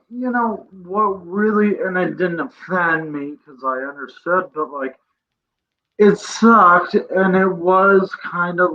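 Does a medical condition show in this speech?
Yes: cerebral palsy; present from birth.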